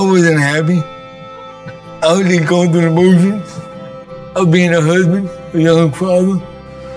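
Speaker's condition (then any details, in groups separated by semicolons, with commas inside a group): Cerebral palsy; from birth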